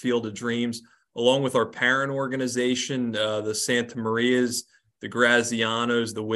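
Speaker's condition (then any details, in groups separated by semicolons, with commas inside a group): No condition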